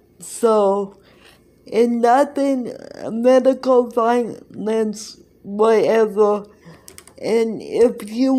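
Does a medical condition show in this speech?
Yes: cerebral palsy; present from birth.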